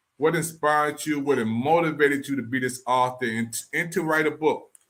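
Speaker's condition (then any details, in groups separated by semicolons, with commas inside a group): No condition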